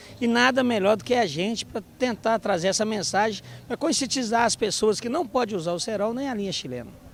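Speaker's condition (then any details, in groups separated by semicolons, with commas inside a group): No condition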